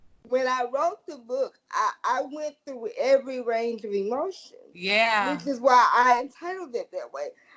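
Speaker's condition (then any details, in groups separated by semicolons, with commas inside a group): Cerebral palsy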